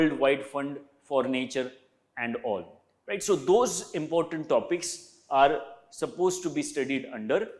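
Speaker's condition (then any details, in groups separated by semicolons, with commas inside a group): No condition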